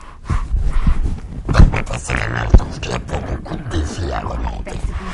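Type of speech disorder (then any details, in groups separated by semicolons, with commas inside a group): Speech with a voice prosthesis; total laryngectomy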